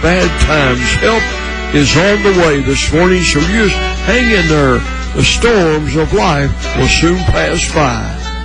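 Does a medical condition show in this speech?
No.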